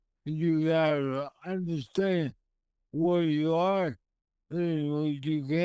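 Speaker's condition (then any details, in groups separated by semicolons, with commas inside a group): Multiple sclerosis; left side badly affected, esophagus affected; power chair, on disease-modifying infusion, home physical therapy; speech affected, much improved from barely speaking, solids hard to swallow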